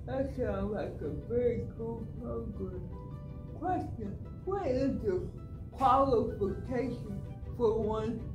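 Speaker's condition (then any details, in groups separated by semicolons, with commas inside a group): Cerebral palsy; speech impairment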